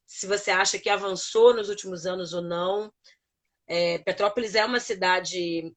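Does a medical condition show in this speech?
No.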